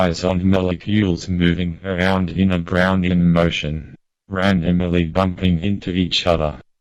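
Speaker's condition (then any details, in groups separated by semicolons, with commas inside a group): MND, speech-generating device; breathing surgery; about three years since diagnosis; breathing impaired, required surgery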